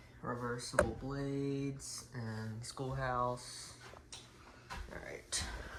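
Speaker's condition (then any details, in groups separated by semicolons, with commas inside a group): No condition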